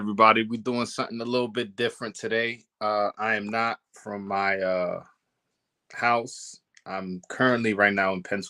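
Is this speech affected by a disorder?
No.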